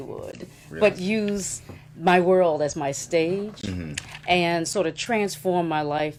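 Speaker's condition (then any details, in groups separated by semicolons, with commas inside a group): No condition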